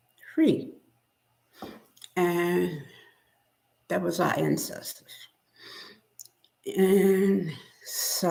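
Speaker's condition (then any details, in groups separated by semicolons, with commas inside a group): Spinal neurosarcoidosis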